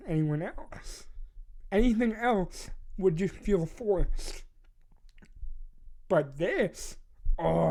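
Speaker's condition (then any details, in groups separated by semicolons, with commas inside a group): Cerebral palsy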